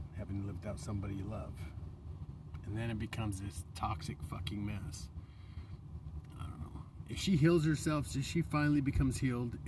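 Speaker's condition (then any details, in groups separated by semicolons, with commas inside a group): No condition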